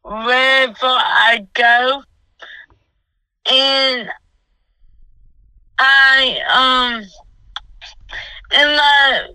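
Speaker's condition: Cerebral palsy; self-described as half-CP

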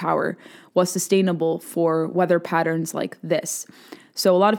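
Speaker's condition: No condition

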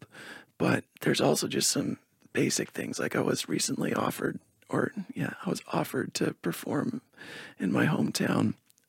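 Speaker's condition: Spasmodic dysphonia; linked to singing training

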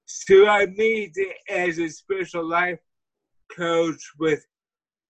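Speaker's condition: Cerebral palsy; wheelchair user; speech impediment

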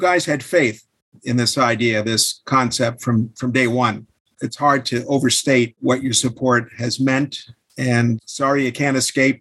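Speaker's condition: No condition

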